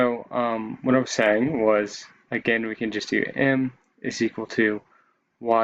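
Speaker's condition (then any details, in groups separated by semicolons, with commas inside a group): No condition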